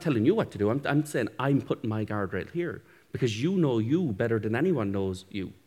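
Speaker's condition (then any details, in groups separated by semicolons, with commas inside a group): No condition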